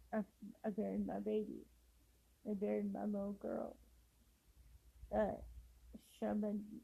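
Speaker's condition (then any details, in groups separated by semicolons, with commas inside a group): Cerebral palsy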